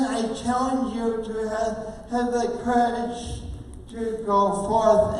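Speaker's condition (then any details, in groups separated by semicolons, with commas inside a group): Oxygen-related condition, speech impairment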